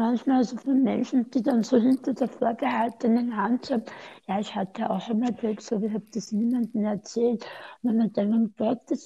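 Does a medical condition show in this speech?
Yes: tongue cancer surgery.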